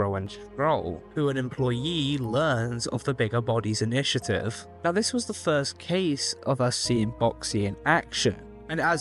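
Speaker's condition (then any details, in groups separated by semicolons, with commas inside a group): No condition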